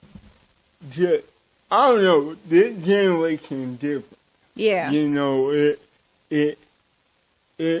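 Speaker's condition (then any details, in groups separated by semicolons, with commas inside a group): Cerebral palsy; from birth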